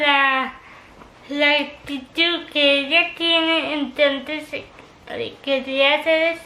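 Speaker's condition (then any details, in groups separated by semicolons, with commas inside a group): Cerebral palsy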